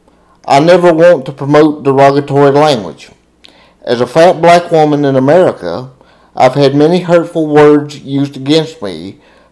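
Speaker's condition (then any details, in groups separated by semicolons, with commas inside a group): Cerebral palsy, spastic diplegia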